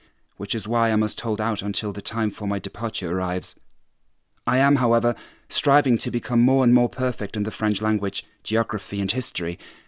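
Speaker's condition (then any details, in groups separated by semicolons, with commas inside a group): No condition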